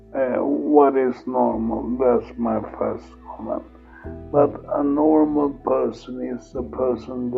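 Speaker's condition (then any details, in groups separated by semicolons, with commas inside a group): Multiple sclerosis; progressive form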